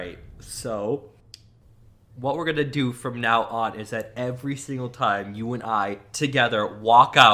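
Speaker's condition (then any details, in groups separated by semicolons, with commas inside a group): No condition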